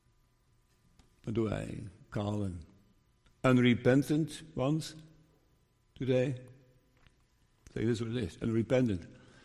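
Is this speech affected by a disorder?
Yes: Parkinson's disease; very slow progression per neurologist.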